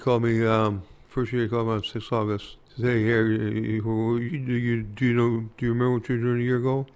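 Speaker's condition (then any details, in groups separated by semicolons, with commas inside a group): Parkinson's; hard time walking and talking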